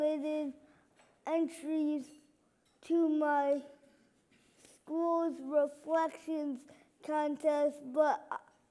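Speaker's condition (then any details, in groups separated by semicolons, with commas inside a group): Cerebral palsy; left hand and left side affected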